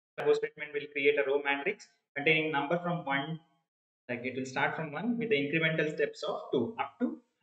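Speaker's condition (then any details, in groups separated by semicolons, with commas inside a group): No condition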